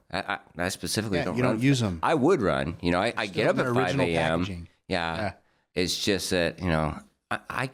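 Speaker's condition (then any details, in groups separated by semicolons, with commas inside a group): No condition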